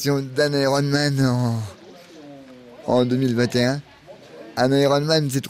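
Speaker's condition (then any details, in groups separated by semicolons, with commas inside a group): Cerebral palsy; cerebral palsy from extreme prematurity, born at six months, twin pregnancy, neuromotor brain cells damaged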